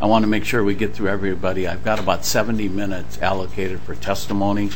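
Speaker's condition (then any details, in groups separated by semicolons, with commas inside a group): No condition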